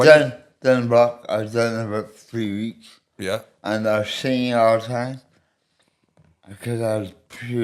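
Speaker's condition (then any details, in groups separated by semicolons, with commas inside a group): Medication-induced speech impediment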